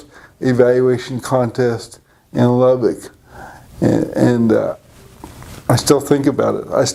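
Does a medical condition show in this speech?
Yes: cerebral palsy; present from birth; falls at times.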